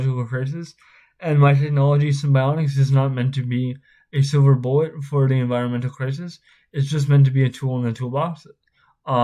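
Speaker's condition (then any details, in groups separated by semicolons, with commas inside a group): Spastic cerebral palsy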